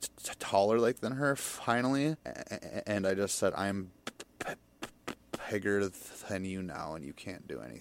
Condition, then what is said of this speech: Stuttering. Because I do stutter, they have to listen more, which is kind of funny, you know.